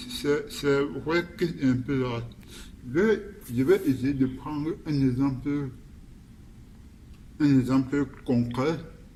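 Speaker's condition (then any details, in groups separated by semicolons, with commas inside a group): Cerebral palsy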